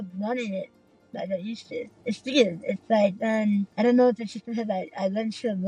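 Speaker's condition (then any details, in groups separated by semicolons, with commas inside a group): Tongue removal for cancer; entire tongue removed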